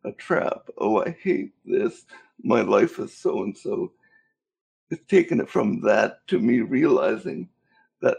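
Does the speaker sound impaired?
Yes: cerebral palsy; cerebral palsy since birth.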